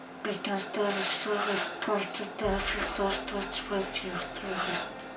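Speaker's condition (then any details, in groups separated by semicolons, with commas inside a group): Fus ALS; genetic FUS mutation, highly aggressive, onset as limp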